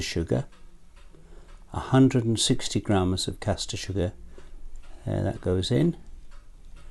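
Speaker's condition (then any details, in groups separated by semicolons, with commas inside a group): No condition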